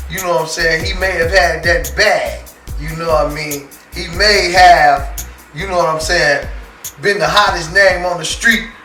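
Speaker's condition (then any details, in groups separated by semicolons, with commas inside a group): No condition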